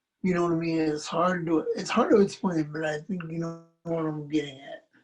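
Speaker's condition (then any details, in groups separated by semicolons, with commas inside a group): Cerebral palsy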